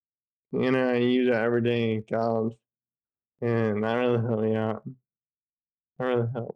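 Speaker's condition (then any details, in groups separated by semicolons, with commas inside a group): Friedreich's ataxia; diagnosed age 14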